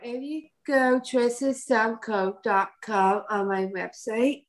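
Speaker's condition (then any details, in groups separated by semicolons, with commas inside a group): Down syndrome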